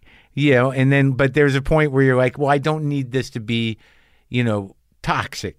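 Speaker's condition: No condition

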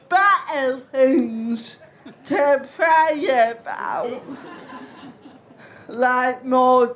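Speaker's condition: Cerebral palsy; voice described by speaker as cute

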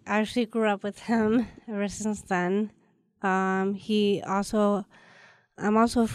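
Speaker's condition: Down syndrome; known since infancy

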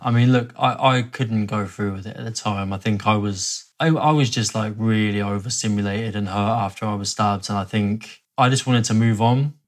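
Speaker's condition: No condition

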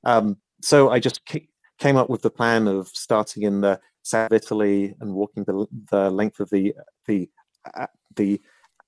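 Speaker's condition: Stammer; since childhood, really bad stammer growing up, unable to get a word out reading aloud at school; almost completely beaten in real life, returns when speaking on the phone; stammer audible from time to time, apologises for disfluency mid-recording; repeated sounds, repeated words, blocks

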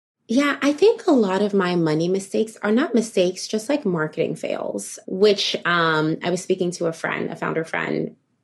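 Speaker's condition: No condition

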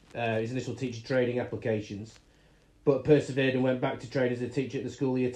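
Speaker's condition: No condition

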